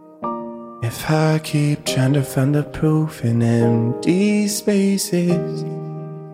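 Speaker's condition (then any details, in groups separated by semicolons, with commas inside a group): No condition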